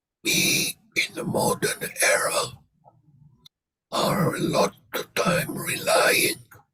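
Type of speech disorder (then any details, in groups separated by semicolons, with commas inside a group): Speech with a voice prosthesis; laryngectomy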